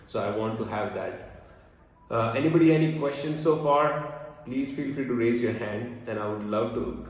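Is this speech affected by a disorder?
No.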